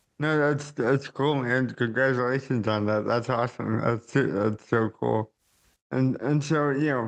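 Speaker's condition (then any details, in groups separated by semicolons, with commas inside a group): Cerebral palsy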